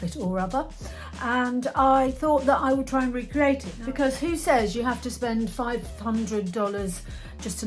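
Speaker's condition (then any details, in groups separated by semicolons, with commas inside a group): No condition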